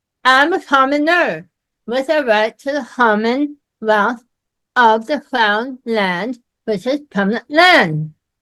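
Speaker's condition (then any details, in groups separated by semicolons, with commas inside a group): Myasthenia gravis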